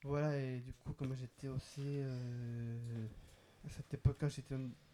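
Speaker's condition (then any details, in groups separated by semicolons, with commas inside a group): Down syndrome, trisomy 21; extra chromosome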